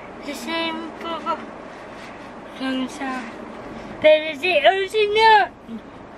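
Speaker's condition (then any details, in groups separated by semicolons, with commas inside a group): Cerebral palsy; physical disability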